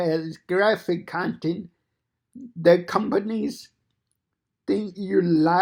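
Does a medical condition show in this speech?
Yes: cerebral palsy; fine motor impairment.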